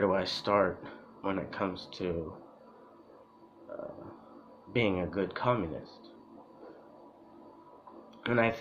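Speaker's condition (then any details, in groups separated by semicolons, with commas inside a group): No condition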